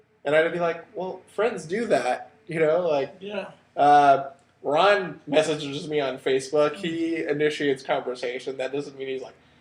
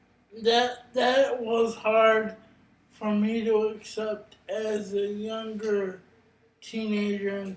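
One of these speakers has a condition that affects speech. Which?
The second: cerebral palsy; brain injury.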